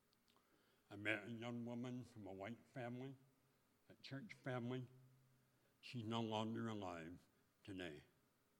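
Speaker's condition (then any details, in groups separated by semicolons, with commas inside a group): Speech impediment; could not speak or chew in childhood, first operation in North Dakota, 17 surgeries, 6 years of therapy; speaks publicly with new voice as motivational speaker; taught tongue movement at 12, voicing with clothespin on nose, mirror under lips, impediment recognizable on radio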